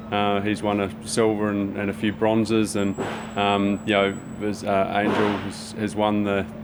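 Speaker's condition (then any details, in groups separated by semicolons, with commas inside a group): No condition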